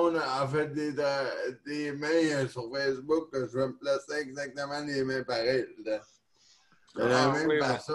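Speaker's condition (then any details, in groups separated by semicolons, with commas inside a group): Neonatal cerebral palsy; neonatal onset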